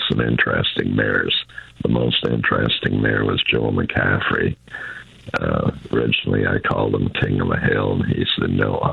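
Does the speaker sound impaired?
Yes: throat cancer; fifth bout of cancer after four earlier bouts; recovered from recent throat cancer, still has throat trouble, reduced energy; voice affected by throat cancer, ongoing throat trouble.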